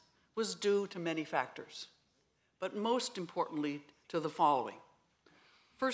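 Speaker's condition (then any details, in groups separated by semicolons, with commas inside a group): No condition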